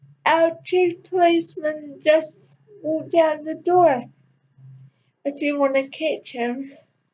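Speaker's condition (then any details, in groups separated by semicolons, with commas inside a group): Cerebral palsy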